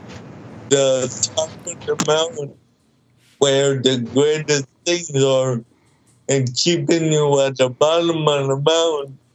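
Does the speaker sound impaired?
Yes: cerebral palsy, mild; light case, muscles weak but working, cognition unaffected.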